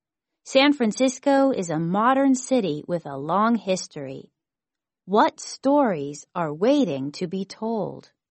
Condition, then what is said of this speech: No condition.